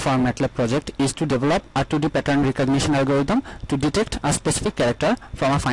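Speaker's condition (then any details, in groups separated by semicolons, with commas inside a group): No condition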